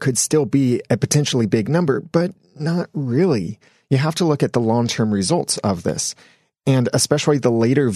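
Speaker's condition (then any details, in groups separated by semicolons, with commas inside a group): No condition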